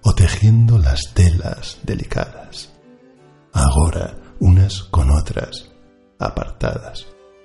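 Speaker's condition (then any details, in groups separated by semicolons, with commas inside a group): No condition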